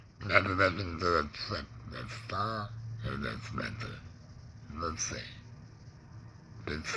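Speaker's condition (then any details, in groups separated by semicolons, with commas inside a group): Laryngectomy; cough clears mucus, losing remaining tongue would end voice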